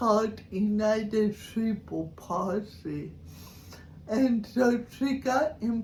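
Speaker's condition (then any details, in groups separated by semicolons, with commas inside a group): Cerebral palsy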